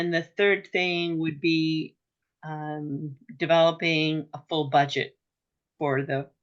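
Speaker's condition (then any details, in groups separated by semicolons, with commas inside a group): No condition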